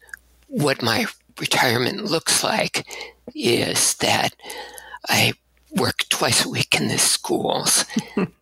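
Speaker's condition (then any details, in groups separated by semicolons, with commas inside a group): Abductor spasmodic dysphonia; breathy voice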